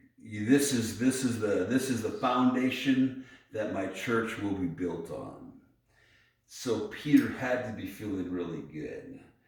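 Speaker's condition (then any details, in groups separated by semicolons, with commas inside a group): No condition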